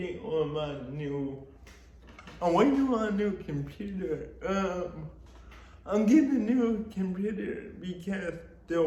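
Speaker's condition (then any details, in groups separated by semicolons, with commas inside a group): Cerebral palsy; spastic quadriplegic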